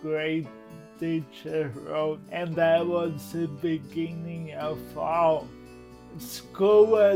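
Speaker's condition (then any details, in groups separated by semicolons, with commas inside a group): Cerebral palsy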